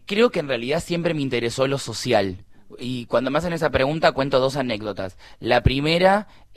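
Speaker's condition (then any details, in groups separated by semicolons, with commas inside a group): No condition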